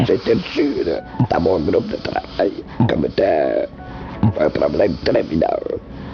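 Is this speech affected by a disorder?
Yes: laryngectomy; larynx removed, articulators intact, neck stoma breathing; electrolarynx or voice prosthesis, stoma occluded to speak.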